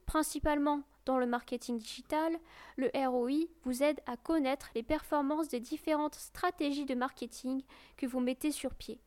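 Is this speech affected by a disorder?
No.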